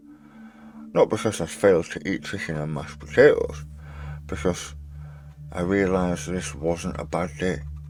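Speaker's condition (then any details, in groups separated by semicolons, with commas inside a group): Stage 4 tongue cancer; half tongue removed, radiotherapy, stage 4 at diagnosis; surgery and radiotherapy finished, recovering; numb tongue, weak swallow, coughs food up, singing voice unrecognisable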